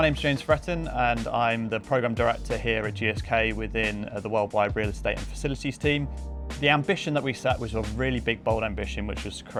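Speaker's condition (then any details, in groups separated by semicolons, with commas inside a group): No condition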